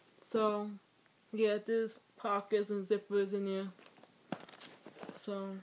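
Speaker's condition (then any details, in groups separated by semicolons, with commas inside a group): Speech impairment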